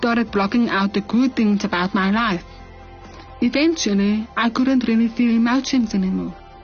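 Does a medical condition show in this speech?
Yes: 97% hearing loss, severe; 97% hearing loss since childhood, struggled understanding in hearing school, cochlear implants for last 6 years; hearing brought up to 80% with cochlear implants.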